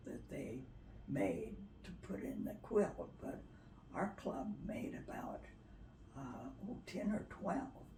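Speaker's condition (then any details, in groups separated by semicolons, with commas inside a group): Parkinson's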